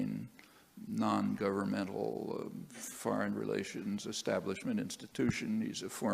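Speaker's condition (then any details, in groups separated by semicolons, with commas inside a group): No condition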